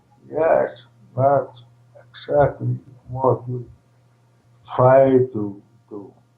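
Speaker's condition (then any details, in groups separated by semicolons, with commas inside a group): ALS, primary lateral sclerosis, PLS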